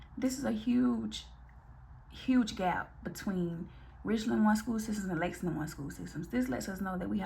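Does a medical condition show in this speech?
No.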